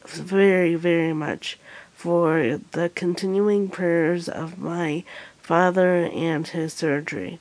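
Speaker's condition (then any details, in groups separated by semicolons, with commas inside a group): Cerebral palsy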